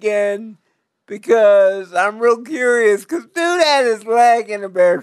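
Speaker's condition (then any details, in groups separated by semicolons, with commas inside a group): Cerebral palsy; difficulty typing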